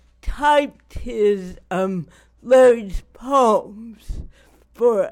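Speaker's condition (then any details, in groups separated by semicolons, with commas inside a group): Cerebral palsy; wears down with age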